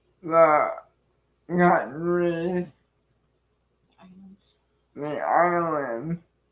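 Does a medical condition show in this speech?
Yes: cerebral palsy.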